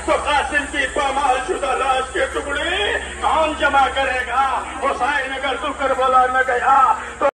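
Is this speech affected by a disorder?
No.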